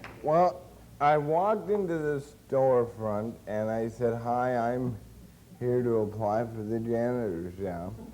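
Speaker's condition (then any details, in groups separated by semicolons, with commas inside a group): Cerebral palsy; since birth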